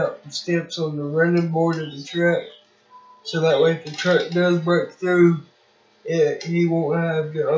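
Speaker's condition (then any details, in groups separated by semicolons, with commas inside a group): Cerebral palsy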